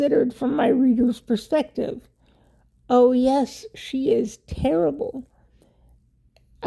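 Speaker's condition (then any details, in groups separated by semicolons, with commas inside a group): Cerebral palsy; wheelchair user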